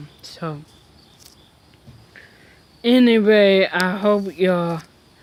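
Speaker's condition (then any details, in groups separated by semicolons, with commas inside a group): Ataxia; speech problems constantly noticeable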